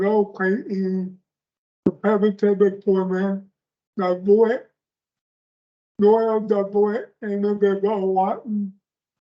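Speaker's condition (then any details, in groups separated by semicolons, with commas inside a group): Speech impairment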